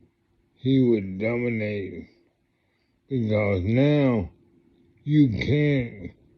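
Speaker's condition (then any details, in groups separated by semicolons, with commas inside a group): Multiple sclerosis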